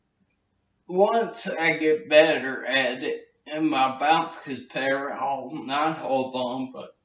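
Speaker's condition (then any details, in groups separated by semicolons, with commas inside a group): Brain injury with dysarthria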